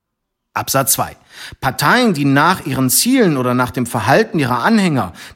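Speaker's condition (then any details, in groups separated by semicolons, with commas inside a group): No condition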